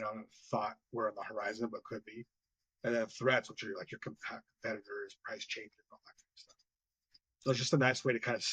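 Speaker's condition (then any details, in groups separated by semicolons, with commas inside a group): No condition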